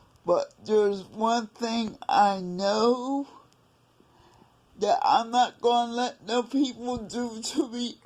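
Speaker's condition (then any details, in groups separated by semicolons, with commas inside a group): Cerebral palsy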